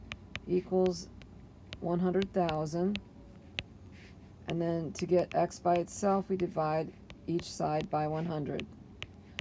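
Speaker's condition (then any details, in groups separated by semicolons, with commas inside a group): No condition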